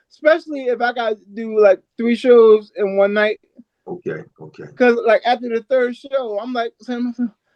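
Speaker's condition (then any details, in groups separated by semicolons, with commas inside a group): Cerebral palsy; from birth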